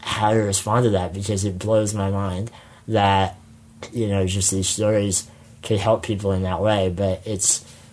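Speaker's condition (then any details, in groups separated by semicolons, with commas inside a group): Spinal muscular atrophy; jaw tires with prolonged speaking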